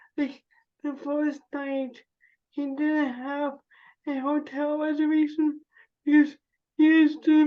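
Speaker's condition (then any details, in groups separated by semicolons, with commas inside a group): Cerebral palsy; spasticity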